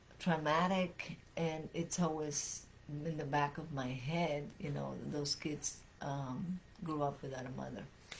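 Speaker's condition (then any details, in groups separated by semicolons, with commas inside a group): No condition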